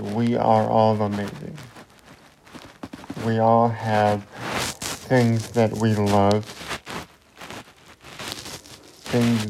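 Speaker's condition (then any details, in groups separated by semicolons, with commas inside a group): Cerebral palsy; wheelchair user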